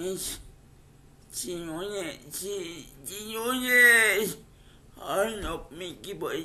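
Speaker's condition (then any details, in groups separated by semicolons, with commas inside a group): Cerebral palsy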